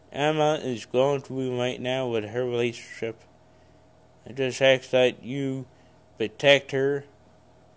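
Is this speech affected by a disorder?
Yes: cerebral palsy; congenital cerebral palsy.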